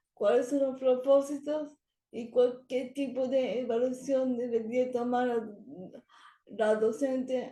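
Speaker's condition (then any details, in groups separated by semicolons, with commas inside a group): Cerebral palsy; from birth, walks with orthopedic aid; speech not very good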